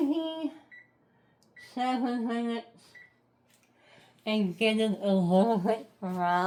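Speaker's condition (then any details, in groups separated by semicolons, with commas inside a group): Head and neck cancer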